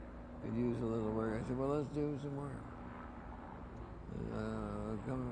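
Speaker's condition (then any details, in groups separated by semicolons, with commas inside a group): Parkinson's disease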